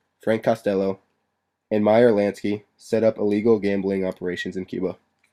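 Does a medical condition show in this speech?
No.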